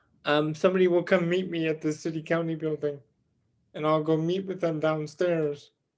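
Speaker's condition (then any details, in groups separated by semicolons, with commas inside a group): Cerebral palsy; premature birth, oxygen lack to right brain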